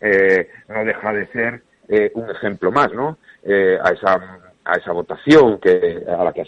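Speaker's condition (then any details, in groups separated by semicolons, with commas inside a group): No condition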